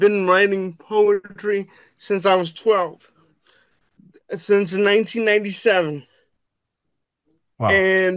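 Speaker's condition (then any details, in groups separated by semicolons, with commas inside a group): Cerebral palsy; wheelchair bound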